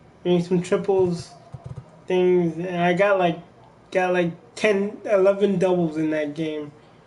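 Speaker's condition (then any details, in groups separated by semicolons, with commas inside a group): Cerebral palsy; from birth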